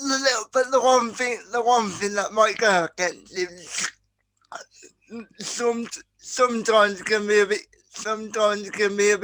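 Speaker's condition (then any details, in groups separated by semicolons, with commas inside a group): Cerebral palsy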